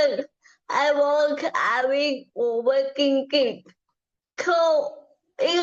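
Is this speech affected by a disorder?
Yes: cerebral palsy; from birth.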